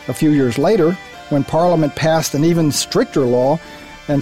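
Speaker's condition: No condition

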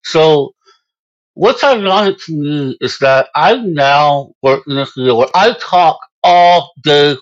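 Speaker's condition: Moebius syndrome; congenital

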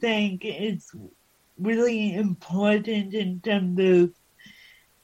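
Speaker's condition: Cerebral palsy

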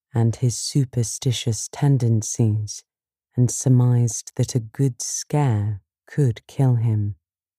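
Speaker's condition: No condition

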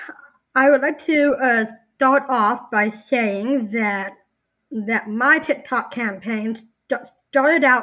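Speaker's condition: Down syndrome

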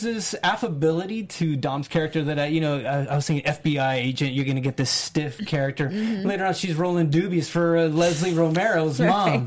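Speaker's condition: No condition

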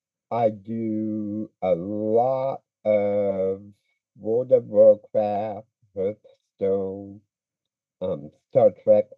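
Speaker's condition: Speech impediment; speech impediment since childhood

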